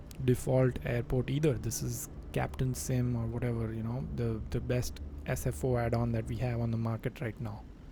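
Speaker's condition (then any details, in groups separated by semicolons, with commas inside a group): No condition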